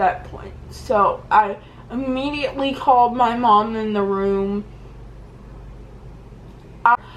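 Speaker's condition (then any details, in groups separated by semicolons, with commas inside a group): Cerebral palsy; seizures since childhood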